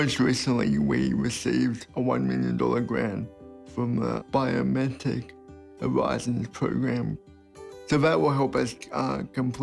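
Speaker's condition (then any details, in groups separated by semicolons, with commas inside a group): Cerebral palsy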